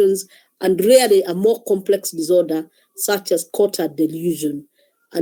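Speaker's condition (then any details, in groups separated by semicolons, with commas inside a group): No condition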